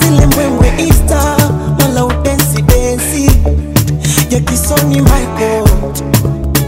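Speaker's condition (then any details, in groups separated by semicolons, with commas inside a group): No condition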